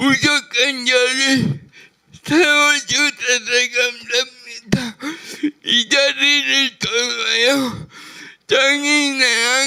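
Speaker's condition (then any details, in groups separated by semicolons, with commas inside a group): Brain lesion disability grade 1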